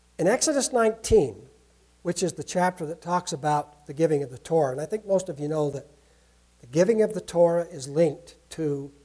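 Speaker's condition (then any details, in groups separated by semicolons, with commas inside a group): No condition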